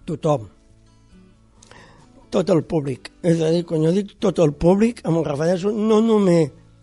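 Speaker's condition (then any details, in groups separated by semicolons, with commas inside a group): Down syndrome; congenital, born with it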